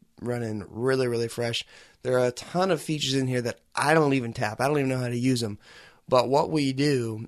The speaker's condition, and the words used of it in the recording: No condition.